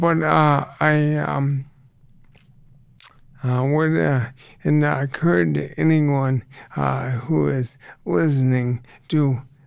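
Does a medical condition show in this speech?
Yes: ALS; reduced ability to get around.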